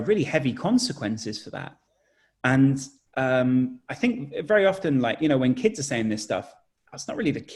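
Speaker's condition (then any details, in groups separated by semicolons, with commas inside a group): No condition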